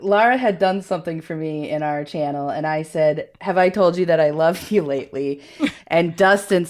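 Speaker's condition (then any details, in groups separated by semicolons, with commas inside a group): No condition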